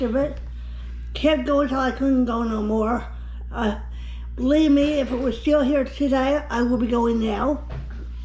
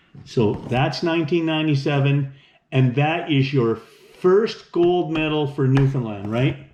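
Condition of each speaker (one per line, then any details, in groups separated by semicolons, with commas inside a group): Cerebral palsy; affects right side, born five months early; diagnosed age eight, about 45 years old
No condition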